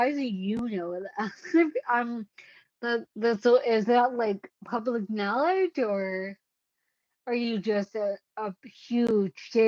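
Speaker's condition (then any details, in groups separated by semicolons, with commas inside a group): Cerebellar ataxia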